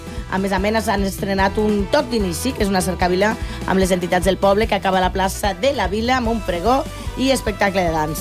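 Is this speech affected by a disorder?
No.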